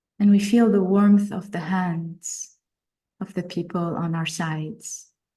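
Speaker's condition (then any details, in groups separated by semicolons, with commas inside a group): No condition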